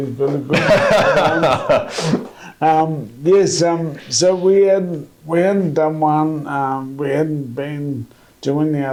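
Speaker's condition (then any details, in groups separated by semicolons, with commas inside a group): MND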